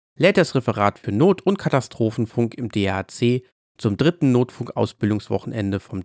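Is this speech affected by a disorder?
No.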